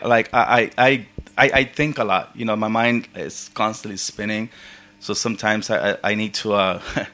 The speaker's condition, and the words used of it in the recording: Stuttering. I don't know if it's because you're tired or something, whatever's happening, you know, in your brain or whatever, like it makes me stutter.